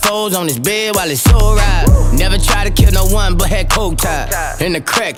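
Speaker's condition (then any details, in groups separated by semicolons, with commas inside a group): No condition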